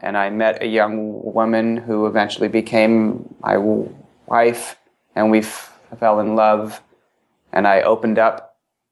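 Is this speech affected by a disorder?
Yes: stuttering; stuttering since age 5, group speech therapy from 11 in Washington DC, fluency techniques, cassette tapes mailed to therapist; adult, accepts own stuttering, talks openly about it; blocks, 1-second stage block at 26, trouble with initial d, word substitution, long avoidance and silence; here prolonged sounds.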